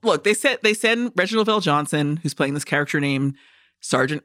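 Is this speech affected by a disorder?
No.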